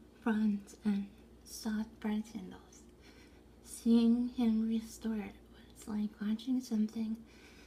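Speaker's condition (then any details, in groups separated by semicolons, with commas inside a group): Essential tremor; brain implant for tremor; battery surgery pending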